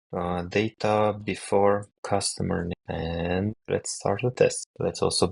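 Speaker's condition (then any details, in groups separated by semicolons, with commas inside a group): No condition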